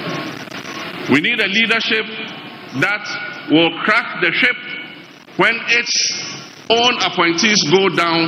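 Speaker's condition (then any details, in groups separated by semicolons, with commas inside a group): No condition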